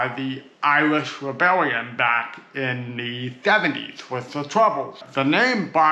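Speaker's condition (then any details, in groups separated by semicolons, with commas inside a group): Cerebral palsy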